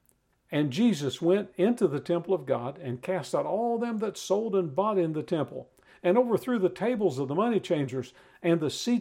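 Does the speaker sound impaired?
No.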